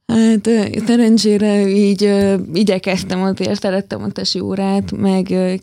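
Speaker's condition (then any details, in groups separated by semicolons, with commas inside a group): Hearing loss, hard of hearing, hearing aids; likely from birth, detected at age five, first hearing aid at five; quiet child, started speaking late, recited nursery rhymes poorly in kindergarten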